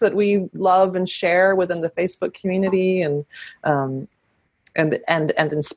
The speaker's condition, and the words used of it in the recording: None; typical speech.